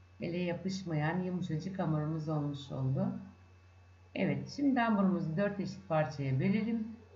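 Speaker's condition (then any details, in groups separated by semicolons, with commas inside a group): No condition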